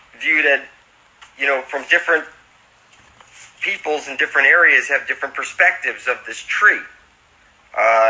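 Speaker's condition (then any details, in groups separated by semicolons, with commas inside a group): No condition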